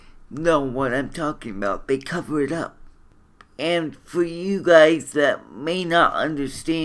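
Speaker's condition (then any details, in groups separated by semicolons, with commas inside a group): Cerebral palsy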